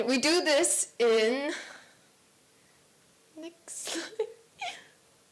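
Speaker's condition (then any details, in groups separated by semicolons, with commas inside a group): No condition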